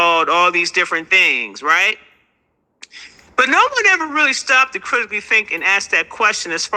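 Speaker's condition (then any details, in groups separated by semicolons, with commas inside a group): No condition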